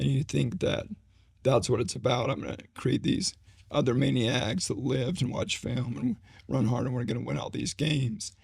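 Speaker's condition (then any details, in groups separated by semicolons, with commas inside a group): ALS; slowly progressing form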